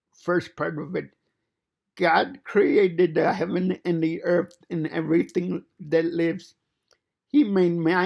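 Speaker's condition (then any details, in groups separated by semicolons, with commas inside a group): Cerebral palsy; fine motor impairment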